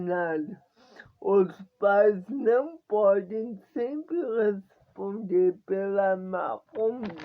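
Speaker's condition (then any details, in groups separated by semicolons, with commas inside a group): Paralysis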